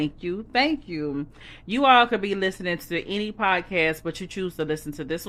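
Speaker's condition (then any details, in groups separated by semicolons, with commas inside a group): No condition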